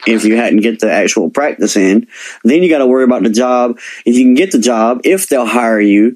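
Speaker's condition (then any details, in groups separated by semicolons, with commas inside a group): Cleft lip and palate; present from birth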